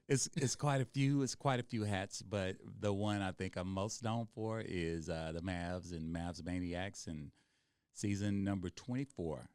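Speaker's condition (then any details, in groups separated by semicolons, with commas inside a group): No condition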